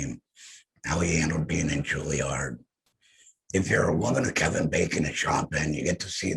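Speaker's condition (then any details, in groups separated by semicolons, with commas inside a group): Head and neck cancer; laryngectomy; voice lost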